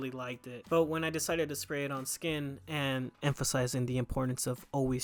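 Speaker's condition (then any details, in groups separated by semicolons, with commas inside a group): No condition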